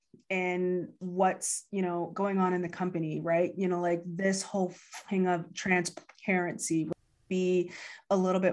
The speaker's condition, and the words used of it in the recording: Stuttering. And, you know, I get so concerned that people, you know, like just won't understand me.